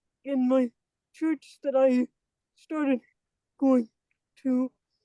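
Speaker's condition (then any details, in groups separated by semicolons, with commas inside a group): Cerebral palsy; walks, attends walking therapy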